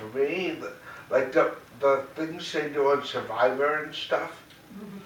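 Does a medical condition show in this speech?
Yes: cerebral palsy; very mild form; mainly affects speech.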